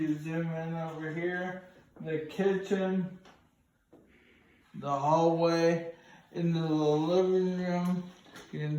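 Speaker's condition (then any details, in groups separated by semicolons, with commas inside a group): ALS; starting to lose voice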